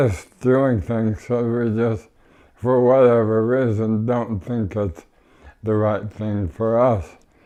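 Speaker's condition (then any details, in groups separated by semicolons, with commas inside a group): ALS; no tracheostomy, power wheelchair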